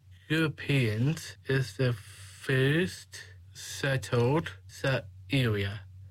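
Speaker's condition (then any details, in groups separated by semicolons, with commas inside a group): Down syndrome; 21 years old; age 21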